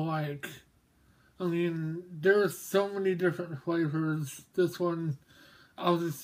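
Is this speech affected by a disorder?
Yes: mobius syndrome.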